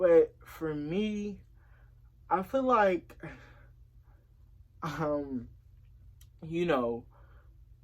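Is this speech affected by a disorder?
Yes: cerebral palsy; since early childhood.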